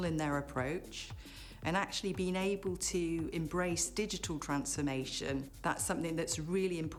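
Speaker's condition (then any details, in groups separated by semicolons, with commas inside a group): No condition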